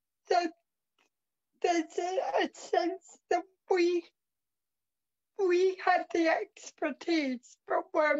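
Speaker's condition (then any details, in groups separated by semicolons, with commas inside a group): Cerebral palsy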